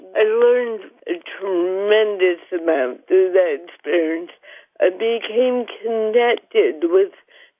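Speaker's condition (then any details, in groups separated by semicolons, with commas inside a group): Cerebral palsy; mild; joins by phone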